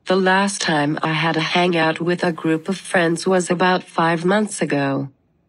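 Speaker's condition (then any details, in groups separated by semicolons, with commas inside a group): No condition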